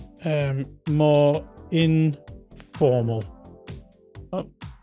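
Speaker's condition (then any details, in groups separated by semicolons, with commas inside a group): No condition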